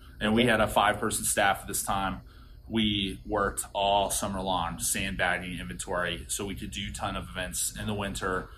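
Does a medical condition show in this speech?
No.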